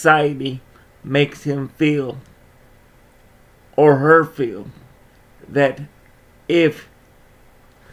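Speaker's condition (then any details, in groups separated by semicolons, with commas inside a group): Cerebral palsy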